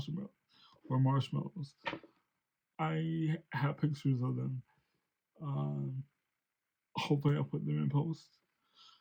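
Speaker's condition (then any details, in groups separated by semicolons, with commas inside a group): Cerebral palsy; since birth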